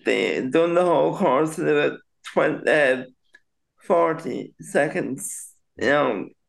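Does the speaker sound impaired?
Yes: cerebral palsy; very slightly delayed speech.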